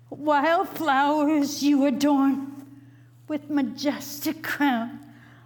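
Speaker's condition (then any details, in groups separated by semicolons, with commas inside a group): Stroke; right arm and hand paralyzed, memory and speech critically affected; about 14 years since onset, speech slowly regained after over 6 years; over 6 years unable to speak, read or write, struggled to recite with effortful breath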